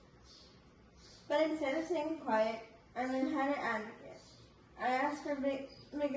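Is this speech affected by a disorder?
Yes: spastic cerebral palsy; spastic, from birth, tight muscles, leg and hip surgery, wheelchair.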